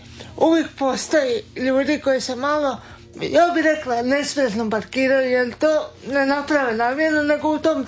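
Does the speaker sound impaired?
Yes: cerebral palsy; does exercises at home.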